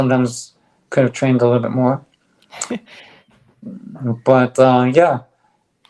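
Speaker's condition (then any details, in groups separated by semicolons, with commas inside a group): ALS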